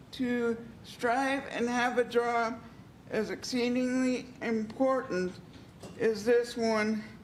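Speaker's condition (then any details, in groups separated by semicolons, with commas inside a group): Cerebral palsy; physical limitations; has worked on speaking skills, more confident speaking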